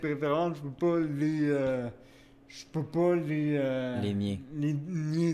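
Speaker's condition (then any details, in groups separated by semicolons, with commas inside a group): Cerebral palsy; wheelchair use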